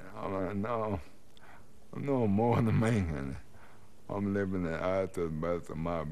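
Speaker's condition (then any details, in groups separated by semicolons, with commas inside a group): ALS, speech-generating device; lost use of limbs; about five years since diagnosis; lost speech, speaks via eye-controlled screen equipment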